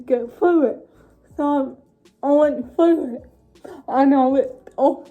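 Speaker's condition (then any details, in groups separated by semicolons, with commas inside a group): Cerebral palsy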